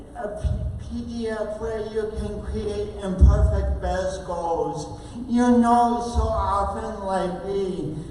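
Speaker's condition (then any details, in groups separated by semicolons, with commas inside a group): Oxygen-related condition, speech impairment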